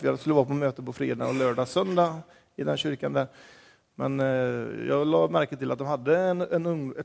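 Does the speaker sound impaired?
No.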